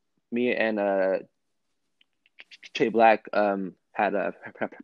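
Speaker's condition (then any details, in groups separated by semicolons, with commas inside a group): Stutter; stutter since learning to talk, countless speech therapy sessions elementary through high school, never resolved; ongoing stutter when speaking; not when singing, therapy had words sung to Twinkle Little Star rhythm; prolonged sounds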